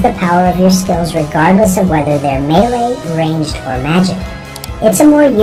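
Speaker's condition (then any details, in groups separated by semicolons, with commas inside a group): No condition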